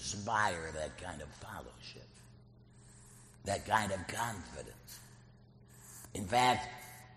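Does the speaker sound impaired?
Yes: laryngectomy; speaking and preaching through voice prosthesis.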